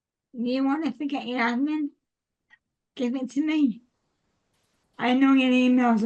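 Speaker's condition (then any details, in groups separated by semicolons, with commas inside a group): Cerebral palsy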